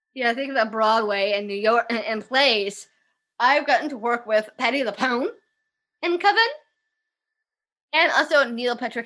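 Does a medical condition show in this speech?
Yes: Down syndrome; developmental disability.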